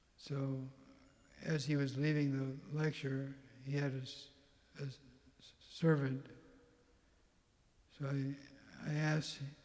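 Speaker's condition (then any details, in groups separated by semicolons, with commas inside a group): Parkinson's; tremor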